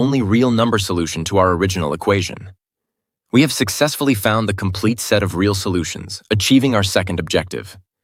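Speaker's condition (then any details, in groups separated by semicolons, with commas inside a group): No condition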